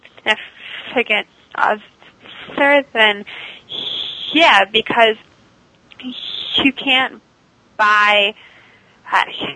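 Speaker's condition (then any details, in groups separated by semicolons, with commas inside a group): Stuttering; very severe third grade, worse high school, speakeasy from Dr. John Haskell, speech therapy helped core; moderate, occasional speakeasy in-ear delayed auditory feedback device, not worn on show; device cuts stuttering about 95%, still stutters at sentence onset, worse around unfamiliar people, sometimes avoids talking; repeated sounds, prolonged sounds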